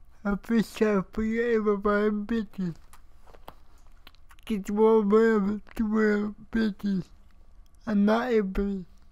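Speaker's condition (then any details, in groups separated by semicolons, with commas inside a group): Cerebral palsy; speech affected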